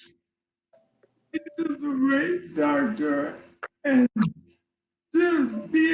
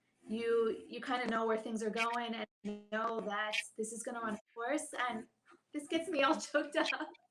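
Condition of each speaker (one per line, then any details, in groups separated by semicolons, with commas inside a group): ALS; diagnosed age 54, two years since onset, arm onset, leg weakness; voice affected, hard to understand, partner interprets
No condition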